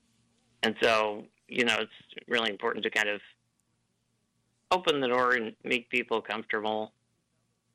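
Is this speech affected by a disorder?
Yes: Duchenne muscular dystrophy; Duchenne muscular dystrophy diagnosed at age 3, power chair since about age 10; uses ventilator to breathe; ventilator may be audible, speech cadence slightly different but works well.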